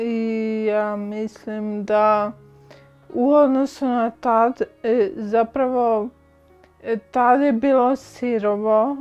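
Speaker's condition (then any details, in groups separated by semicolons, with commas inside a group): Friedreich's ataxia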